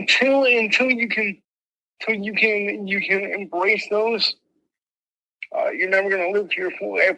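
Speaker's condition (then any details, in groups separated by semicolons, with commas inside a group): Mild cerebral palsy; affects left arm and leg, limp; speech impediment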